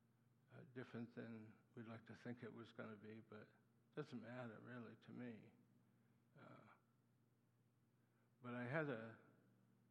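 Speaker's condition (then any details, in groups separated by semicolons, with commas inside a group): Parkinson's disease; neuropathy attacks nerves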